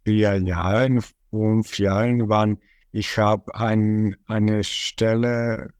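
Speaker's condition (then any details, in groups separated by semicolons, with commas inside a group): Stuttering; stuttering since age 5, 32 years since onset; monitors speech tension to catch blocks before they come; phone calls formerly not possible, now managed; repeated sounds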